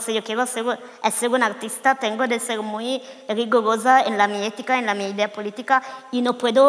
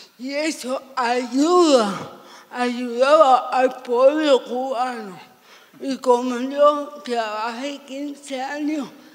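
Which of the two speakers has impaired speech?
The second: severe cerebral palsy; severe, from birth, seven years bedridden; walks after dance therapy.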